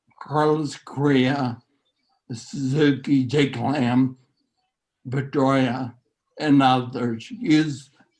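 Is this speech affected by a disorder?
Yes: neurological disease.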